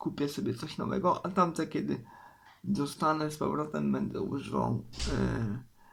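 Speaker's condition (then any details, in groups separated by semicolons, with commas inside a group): Cerebral palsy; uses wheelchair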